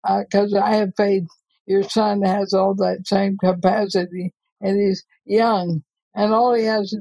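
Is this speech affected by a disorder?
Yes: ALS; progressive, expects to die within couple of years, breathing affected.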